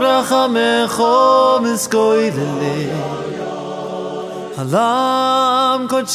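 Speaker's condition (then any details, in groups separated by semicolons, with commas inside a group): No condition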